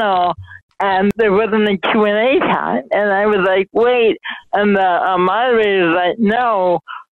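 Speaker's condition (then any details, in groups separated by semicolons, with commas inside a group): Mild cerebral palsy; speech affected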